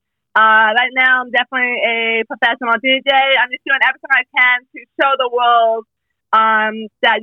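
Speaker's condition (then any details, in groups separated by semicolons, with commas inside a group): Hearing loss, speech impediment, mild; hearing impairment since birth, relies on lip reading, not deaf, needs clear masks and subtitles; little bit of a speech impediment, speaks better than in childhood; voice sounds different, had intensive speech therapy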